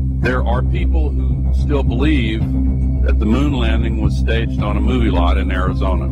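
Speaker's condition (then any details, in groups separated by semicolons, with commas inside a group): No condition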